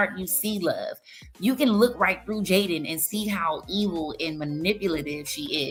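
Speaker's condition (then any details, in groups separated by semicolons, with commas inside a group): No condition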